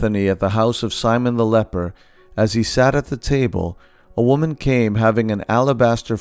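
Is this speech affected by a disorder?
No.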